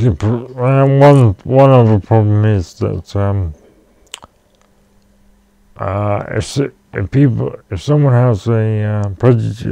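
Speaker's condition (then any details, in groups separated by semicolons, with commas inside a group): Cerebral palsy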